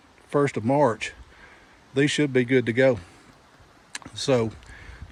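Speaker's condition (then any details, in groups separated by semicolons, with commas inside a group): No condition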